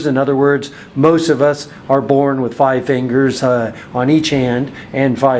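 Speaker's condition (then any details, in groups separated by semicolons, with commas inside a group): No condition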